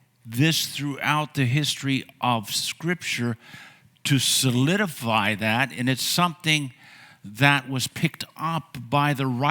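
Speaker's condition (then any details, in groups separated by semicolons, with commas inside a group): No condition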